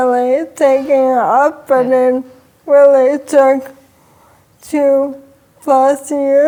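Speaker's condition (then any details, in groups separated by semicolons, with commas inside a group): ALS; speech slowed early, voice changing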